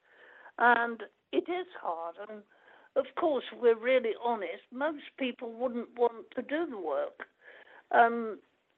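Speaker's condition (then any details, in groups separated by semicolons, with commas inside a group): Cerebral palsy; dictated book to steve who typed, speaks fast when in full flow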